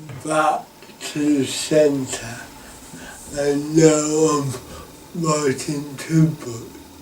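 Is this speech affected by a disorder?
Yes: cerebral palsy.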